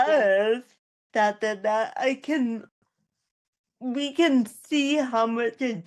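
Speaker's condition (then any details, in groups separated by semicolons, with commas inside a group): Cerebral palsy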